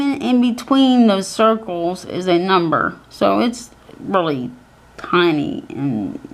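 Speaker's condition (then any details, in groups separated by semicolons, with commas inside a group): Cerebral palsy; physical handicap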